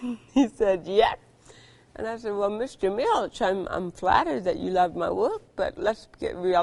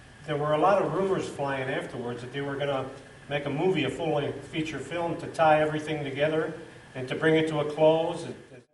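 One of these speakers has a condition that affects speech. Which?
The first: cerebral palsy; present from birth, cervical spinal surgery C1 to C7, titanium neck; Botox dependent, recovering from surgery.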